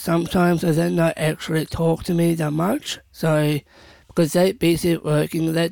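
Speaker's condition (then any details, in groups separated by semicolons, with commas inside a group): Down syndrome; not always understood by others, pub workers don't understand speech properly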